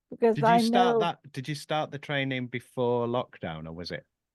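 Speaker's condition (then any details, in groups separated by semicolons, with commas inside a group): No condition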